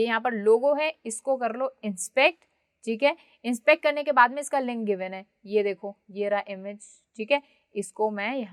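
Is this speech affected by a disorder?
No.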